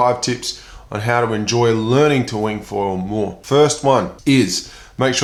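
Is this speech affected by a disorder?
No.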